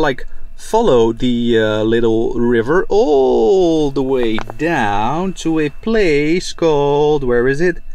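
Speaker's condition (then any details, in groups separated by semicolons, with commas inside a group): No condition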